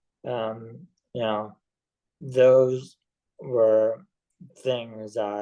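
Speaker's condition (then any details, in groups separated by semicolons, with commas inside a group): ALS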